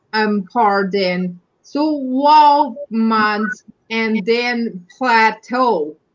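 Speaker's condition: Aphasia after stroke; caused by stroke, one side not working, poor balance, cannot move hands, brain fog, custom AFO, knee brace; just under a year since stroke, speech therapy, cannot walk without AFO; could not speak at first, no slurred speech at onset, improved with therapy, still affected, varies, cannot sing

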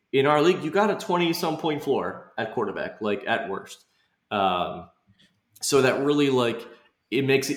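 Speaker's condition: No condition

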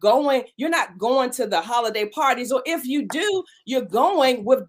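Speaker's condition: No condition

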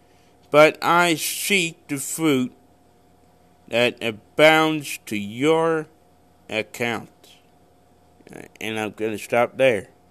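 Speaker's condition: Cerebral palsy; wears glasses

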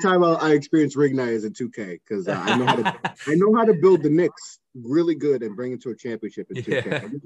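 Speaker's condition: No condition

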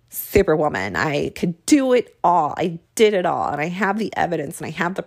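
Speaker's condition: No condition

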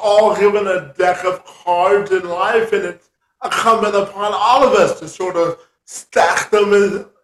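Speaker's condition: Spastic quadriplegia cerebral palsy; severe

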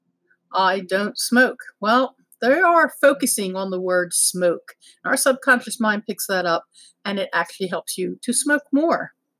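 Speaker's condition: No condition

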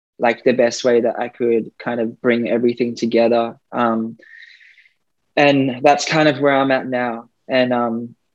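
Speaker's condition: No condition

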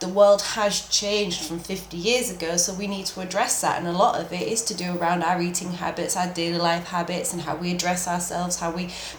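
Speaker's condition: No condition

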